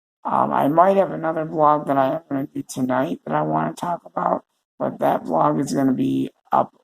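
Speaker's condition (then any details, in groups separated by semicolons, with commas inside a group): Cerebral palsy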